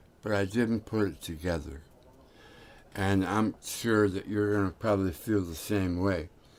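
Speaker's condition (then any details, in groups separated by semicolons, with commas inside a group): Tongue cancer; tongue tumor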